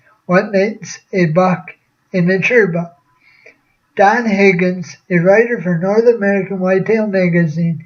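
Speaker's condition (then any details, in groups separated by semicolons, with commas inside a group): Cerebral palsy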